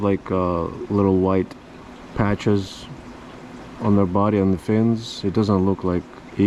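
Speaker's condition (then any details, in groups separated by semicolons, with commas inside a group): No condition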